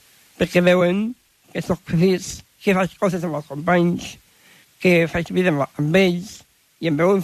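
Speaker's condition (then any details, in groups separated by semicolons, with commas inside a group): Down syndrome; very talkative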